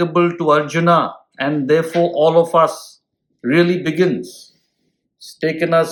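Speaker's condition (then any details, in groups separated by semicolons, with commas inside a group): No condition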